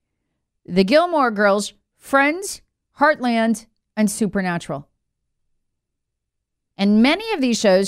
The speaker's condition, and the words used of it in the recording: No condition.